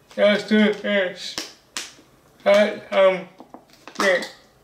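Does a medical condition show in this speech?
Yes: cerebral palsy; speech disability.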